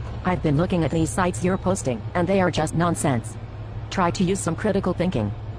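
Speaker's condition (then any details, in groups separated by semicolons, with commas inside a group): No condition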